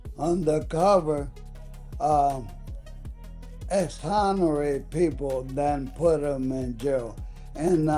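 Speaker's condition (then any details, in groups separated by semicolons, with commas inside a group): ALS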